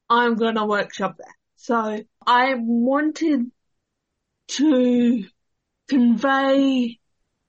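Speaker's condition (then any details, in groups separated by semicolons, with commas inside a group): Cerebral palsy; worsened at start of year 12, low energy, poor balance, unable to move for days, therapies during schooling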